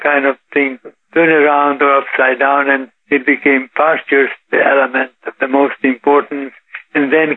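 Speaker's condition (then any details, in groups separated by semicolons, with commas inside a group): Parkinson's disease; age 84, symptoms not detectable by others, daily yoga (teaches 2 hours, practices 1 hour), walks 3 miles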